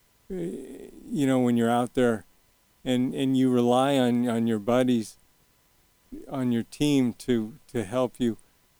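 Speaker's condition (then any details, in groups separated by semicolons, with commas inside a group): Early onset Parkinson's; young onset Parkinson's, onset around age 40, Medtronic deep brain stimulation implant, two 3-inch brain probes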